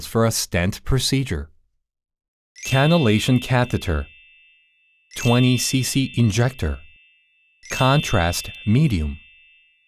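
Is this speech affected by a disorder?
No.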